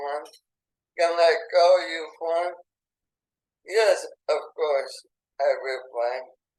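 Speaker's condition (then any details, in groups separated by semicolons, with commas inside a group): ALS; affects legs and lungs; burning in lungs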